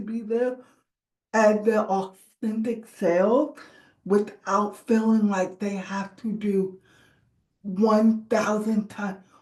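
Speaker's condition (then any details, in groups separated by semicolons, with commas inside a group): Cerebral palsy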